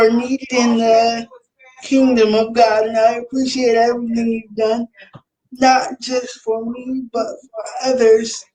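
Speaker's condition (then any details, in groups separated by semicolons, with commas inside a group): Cerebral palsy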